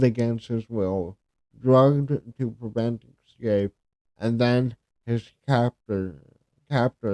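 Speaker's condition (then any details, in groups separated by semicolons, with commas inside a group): Cerebral palsy; speech affected by cerebral palsy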